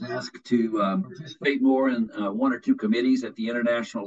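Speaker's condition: No condition

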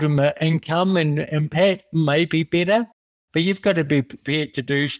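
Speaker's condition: Cerebral palsy; congenital

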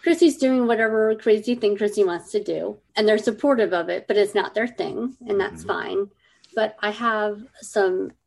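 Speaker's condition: Cleft lip and palate; congenital

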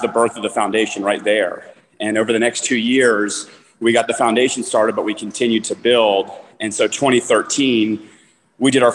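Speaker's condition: No condition

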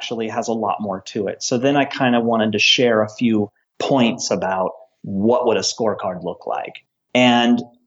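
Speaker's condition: No condition

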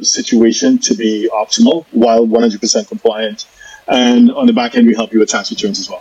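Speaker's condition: No condition

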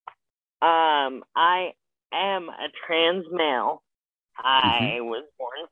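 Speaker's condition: Spastic quadriplegic cerebral palsy; age 27

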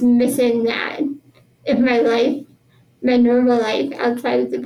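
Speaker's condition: Spinal muscular atrophy; genetic progressive neuromuscular disease

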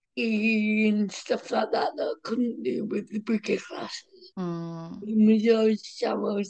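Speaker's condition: Cerebral palsy, mild

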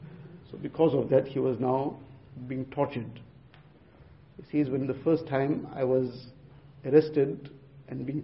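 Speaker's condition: No condition

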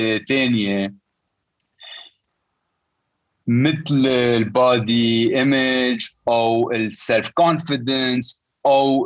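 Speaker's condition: Stuttering; lifelong stutter; debilitating stutter, avoided speaking almost entirely for over 25 years; prolonged sounds, blocks

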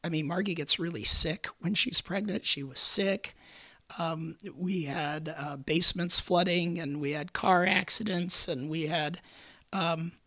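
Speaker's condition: Repeated vocal cord surgery; Hodgkin's lymphoma diagnosed at age 36

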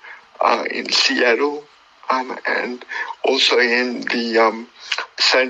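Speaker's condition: Cerebral palsy; born two months premature, uses wheelchair

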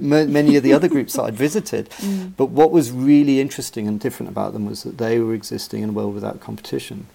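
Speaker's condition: No condition

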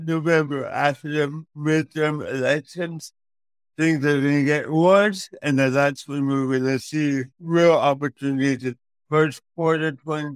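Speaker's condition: Cerebral palsy; affects speech

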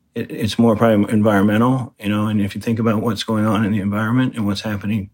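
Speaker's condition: Parkinson's disease; diagnosed by neurologist

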